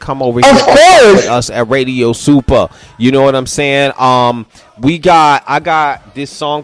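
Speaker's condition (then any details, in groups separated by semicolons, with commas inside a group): No condition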